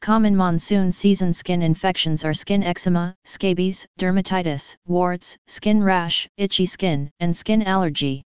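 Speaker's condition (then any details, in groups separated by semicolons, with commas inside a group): No condition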